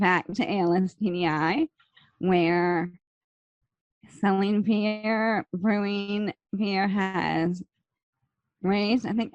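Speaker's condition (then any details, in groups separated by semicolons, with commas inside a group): ALS; slow progressing form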